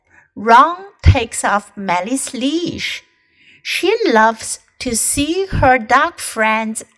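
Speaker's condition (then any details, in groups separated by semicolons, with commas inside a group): No condition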